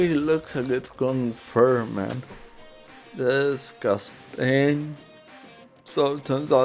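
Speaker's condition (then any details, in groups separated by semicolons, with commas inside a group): Cerebral palsy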